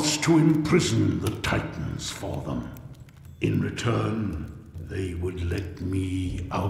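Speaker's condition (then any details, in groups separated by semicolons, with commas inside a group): No condition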